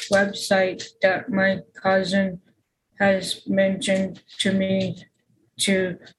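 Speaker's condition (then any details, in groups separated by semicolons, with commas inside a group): Aphasia; caused by functional neurological disorder, stroke ruled out, diagnosed first hospital day, FND intermittently affects walking; speech regained after practicing in hospital therapy, hospitalized twice, ice pack on forehead, fidget toys; lost speech suddenly on waking for about five months, writing skills also declined, used whiteboard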